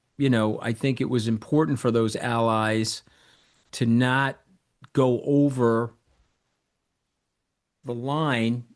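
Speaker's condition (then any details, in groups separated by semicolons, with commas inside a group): No condition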